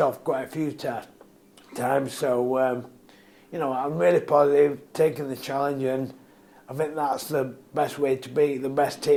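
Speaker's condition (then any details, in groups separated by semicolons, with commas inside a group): Motor neurone disease; slurred speech, worsening every week or two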